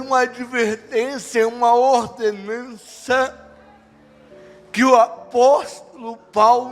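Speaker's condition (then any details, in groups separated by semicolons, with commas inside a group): Cerebral palsy; no speech as child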